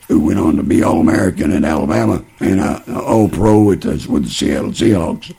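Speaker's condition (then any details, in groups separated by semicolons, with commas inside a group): Laryngeal cancer; about 12 years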